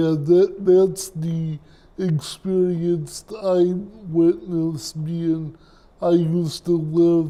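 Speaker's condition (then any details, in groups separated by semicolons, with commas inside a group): Cerebral palsy; speech impairment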